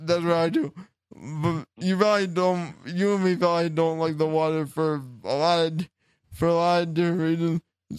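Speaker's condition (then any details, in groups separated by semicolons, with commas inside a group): Cerebral palsy; chair lifted onto stage by four men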